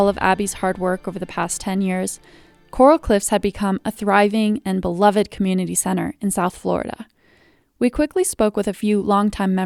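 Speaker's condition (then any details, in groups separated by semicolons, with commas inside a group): No condition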